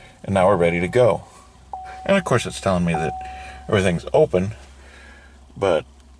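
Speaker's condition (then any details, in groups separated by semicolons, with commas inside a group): No condition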